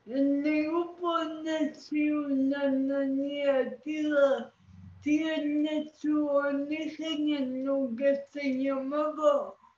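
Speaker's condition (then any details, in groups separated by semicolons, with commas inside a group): Cerebral palsy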